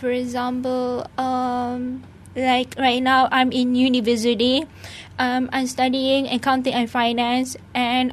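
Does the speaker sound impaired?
Yes: born deaf, cochlear implant; congenital deafness, cochlear implant at age 3, weekly therapy with many therapists in childhood; wears cochlear implant, yearly visits, volume adjustments only, occasional listening difficulty, lip-reads without implant; speech learned through implant, therapy and parents' home training, speaks at mainstream-school level.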